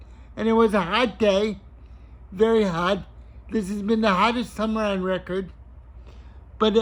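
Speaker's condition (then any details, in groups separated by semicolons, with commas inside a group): Cerebral palsy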